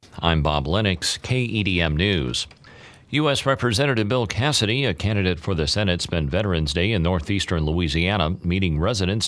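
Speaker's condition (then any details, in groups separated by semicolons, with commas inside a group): No condition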